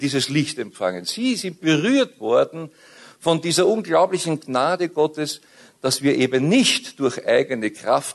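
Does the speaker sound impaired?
No.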